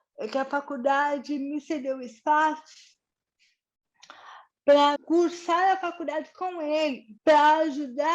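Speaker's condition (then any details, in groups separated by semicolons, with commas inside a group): Cerebral palsy; birth complications, premature, mainly lower limbs, partly upper limbs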